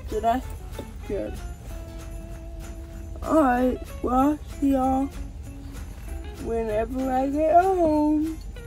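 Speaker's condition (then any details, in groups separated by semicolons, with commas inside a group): Cerebral palsy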